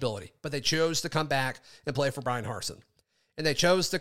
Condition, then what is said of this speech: No condition.